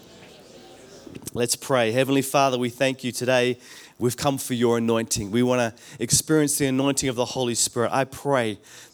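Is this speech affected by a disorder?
No.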